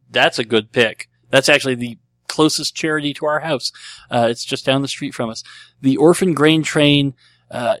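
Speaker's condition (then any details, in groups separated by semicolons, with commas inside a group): Cleft lip and palate; treated as a baby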